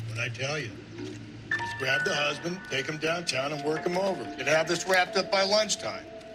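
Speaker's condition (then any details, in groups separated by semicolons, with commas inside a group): No condition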